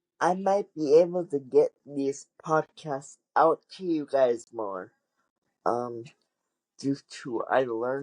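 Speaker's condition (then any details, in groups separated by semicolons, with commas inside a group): Cerebral palsy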